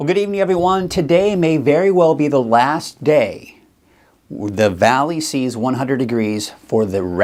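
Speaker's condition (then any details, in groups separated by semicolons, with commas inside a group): No condition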